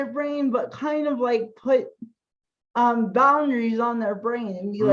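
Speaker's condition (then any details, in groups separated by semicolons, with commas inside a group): Cerebral palsy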